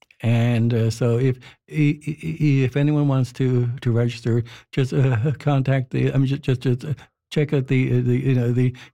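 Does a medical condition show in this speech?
Yes: stuttering; stutter for decades, years spent masking it, no cure; stuttering during this interview; repetitions, prolongations and contortions, needs time to finish sentences; here repeated sounds, repeated words.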